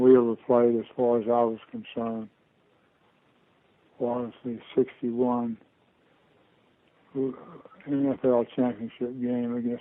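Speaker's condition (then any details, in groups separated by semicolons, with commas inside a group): Parkinson's disease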